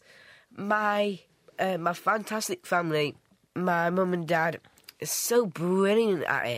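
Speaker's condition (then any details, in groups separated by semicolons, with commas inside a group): Down syndrome; child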